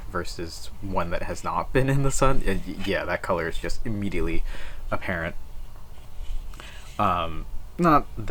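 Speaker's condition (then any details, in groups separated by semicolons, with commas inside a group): No condition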